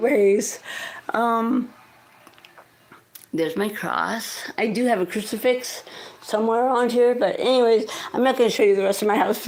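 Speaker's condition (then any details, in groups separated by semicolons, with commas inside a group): Cerebral palsy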